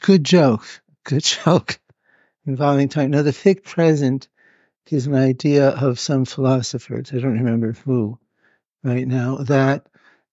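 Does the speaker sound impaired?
Yes: Parkinson's; audio hard to capture at points, partly due to movement.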